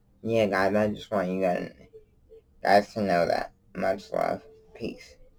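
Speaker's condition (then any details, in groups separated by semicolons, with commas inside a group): Cerebral palsy; from birth, wheelchair user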